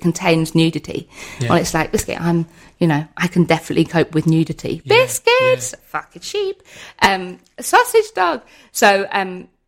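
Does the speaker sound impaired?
Yes: Tourette's syndrome; neurological, basal ganglia, motor and vocal tics, intensified in early 20s, wheelchair user, independent with support; tics fluctuate unpredictably, worse with heightened emotion, continue when alone, strapped in when performing; frequent vocal tics interrupting speech, hedgehog, sausage, cats, occasional longer phrase tics.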